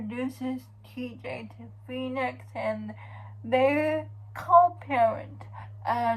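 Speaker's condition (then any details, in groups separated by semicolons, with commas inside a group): Cerebral palsy; uses wheelchair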